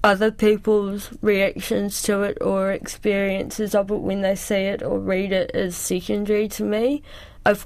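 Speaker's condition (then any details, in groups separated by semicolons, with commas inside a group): Cerebral palsy; cerebral palsy since childhood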